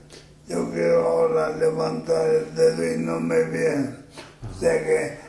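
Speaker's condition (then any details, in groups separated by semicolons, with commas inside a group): Amyotrophic lateral sclerosis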